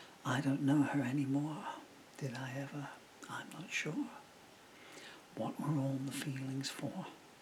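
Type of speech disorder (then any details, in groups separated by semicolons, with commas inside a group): Bulbar dysarthria; progressive bulbar palsy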